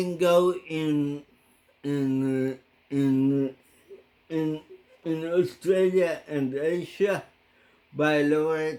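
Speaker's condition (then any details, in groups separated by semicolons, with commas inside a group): Cerebral palsy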